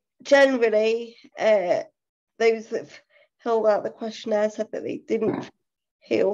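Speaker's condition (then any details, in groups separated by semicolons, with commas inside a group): Cerebral palsy; full-time wheelchair user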